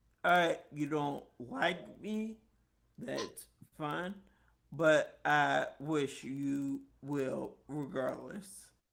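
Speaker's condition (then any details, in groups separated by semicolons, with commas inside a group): Multiple sclerosis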